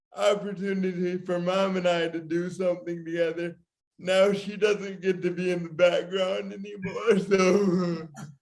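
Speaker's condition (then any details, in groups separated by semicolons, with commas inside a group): Cerebral palsy; from birth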